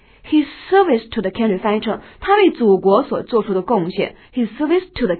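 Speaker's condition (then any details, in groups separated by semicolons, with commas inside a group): No condition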